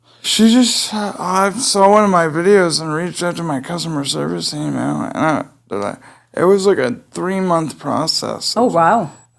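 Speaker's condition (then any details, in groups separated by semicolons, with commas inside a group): Cerebral palsy; able to speak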